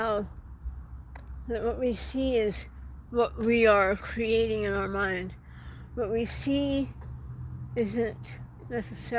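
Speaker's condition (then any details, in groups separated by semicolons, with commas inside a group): Traumatic brain injury; car accident, years ago; trouble talking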